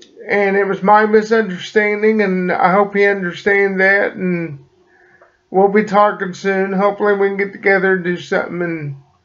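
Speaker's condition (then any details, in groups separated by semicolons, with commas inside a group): Cerebral palsy; speech impediment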